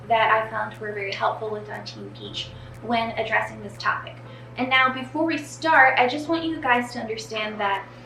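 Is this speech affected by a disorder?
No.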